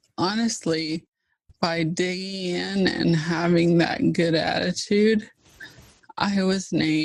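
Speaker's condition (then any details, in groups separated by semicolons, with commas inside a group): ALS (Lou Gehrig's disease); voice wonky, full voice earlier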